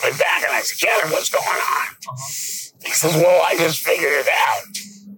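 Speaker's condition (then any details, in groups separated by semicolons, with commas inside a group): Laryngectomy; 32 days in hospital without food or water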